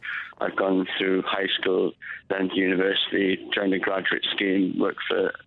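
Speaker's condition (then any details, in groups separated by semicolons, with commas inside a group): Cleft lip and palate; cleft lip and palate from birth, several childhood operations; age 35, says it has not held him back, done him no harm; speech therapy in childhood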